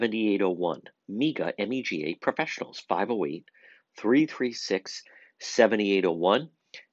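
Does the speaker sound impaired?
No.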